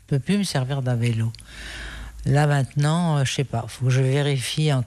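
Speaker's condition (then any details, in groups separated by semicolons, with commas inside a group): Parkinson's disease; rate sometimes slightly slowed, possibly from medication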